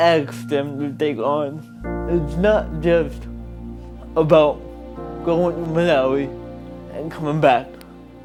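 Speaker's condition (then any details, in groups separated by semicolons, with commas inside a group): Cerebral palsy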